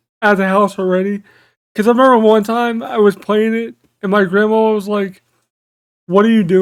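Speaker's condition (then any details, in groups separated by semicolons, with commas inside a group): Cerebral palsy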